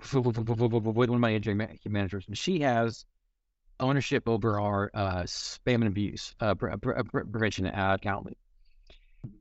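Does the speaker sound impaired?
Yes: stuttering; stutters in conversation, disfluencies may sound like audio buffering; here prolonged sounds, blocks.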